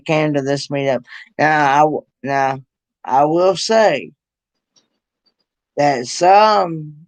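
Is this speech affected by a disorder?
Yes: cerebral palsy; present since birth.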